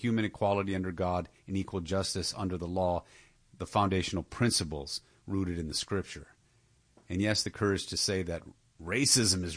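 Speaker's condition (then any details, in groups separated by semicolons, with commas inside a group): No condition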